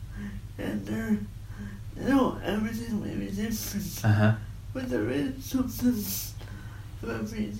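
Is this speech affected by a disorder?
Yes: cerebral palsy; lifelong, grew up in residential setting with other disabled children, uses wheelchair; voice sounds a bit off-center.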